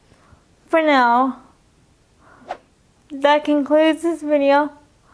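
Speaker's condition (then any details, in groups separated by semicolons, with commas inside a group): Cerebral palsy, spastic quadriplegic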